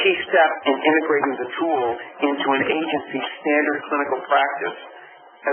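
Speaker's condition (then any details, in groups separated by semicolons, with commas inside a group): No condition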